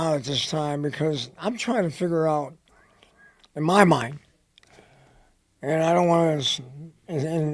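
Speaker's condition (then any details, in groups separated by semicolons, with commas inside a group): Head and neck cancer; dry throat, dry mouth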